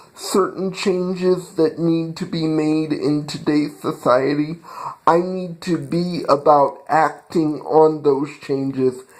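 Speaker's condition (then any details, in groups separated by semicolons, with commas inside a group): Cerebral palsy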